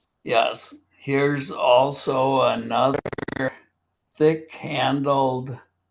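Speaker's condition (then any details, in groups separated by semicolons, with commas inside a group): Primary lateral sclerosis, bulbar onset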